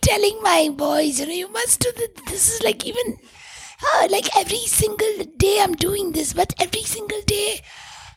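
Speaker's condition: Tracheostomy, vocal cords permanently constricted from smoke inhalation; Carlton Towers fire Bangalore, 12 years ago, multiple failed surgeries; must block tube hole with finger to be audible, former voice lost, voice called unforgettable

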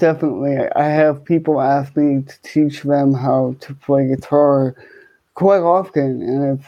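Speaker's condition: Cerebral palsy, hemiplegia

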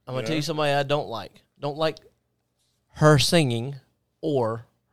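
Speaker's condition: No condition

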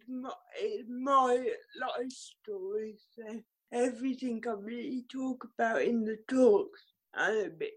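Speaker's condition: Cerebral palsy; occupational therapy

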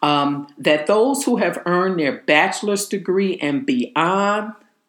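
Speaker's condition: No condition

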